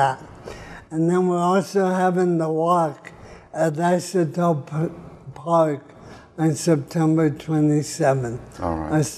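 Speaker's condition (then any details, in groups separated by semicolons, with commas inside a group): ALS (Lou Gehrig's disease)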